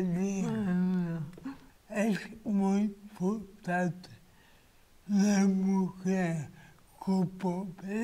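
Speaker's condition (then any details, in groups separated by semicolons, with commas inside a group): Cerebral palsy; relies on personal assistant; difficulty pronouncing, uses communication device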